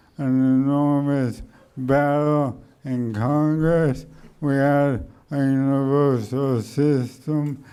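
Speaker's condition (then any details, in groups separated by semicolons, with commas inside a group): ALS; speech slowed and softened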